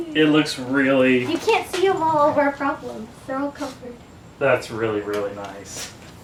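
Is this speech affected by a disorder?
No.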